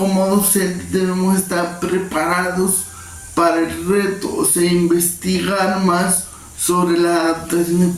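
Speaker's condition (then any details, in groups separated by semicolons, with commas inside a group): Cerebral palsy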